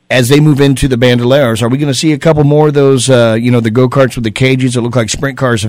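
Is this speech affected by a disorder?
No.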